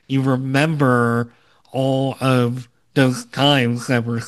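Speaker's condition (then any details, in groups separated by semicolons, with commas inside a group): Cleft lip and palate, Opitz G/BBB syndrome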